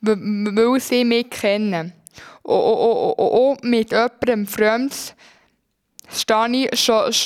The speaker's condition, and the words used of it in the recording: Stuttering. Ich bin sehr aufgeregt und bekomme schneller Pause und bekomme auch schwierige Hänge.